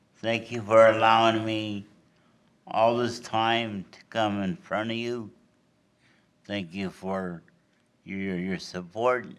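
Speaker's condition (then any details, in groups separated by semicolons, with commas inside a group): Cerebral palsy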